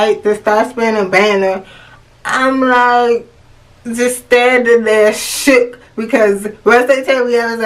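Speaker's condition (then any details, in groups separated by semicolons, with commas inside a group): Cerebral palsy; hard of hearing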